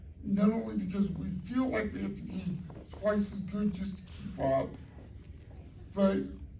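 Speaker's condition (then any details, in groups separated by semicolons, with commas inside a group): Cerebral palsy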